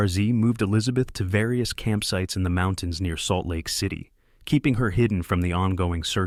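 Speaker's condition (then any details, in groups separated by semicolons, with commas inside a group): No condition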